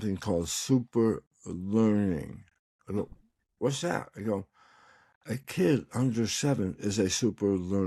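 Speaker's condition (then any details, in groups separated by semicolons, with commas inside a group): Tongue cancer; recovering, tongue exercises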